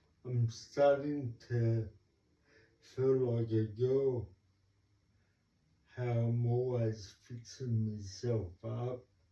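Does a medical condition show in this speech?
Yes: cerebral palsy; talks slowly.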